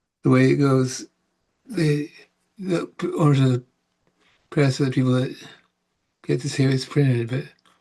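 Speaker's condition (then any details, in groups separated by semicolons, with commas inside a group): Parkinson's; about 18 years since onset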